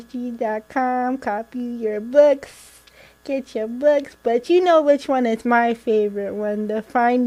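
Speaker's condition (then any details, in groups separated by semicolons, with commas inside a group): Cerebral palsy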